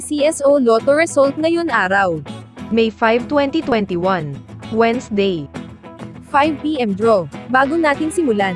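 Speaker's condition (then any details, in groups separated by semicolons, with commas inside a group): No condition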